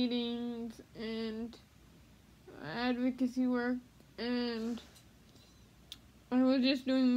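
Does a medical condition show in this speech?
Yes: cerebral palsy; spasticity and tightness, baclofen pump implanted.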